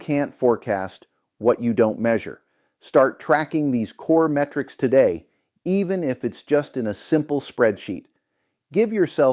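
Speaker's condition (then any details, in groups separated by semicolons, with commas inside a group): No condition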